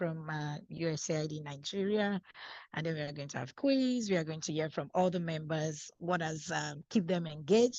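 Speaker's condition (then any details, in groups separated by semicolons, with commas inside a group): No condition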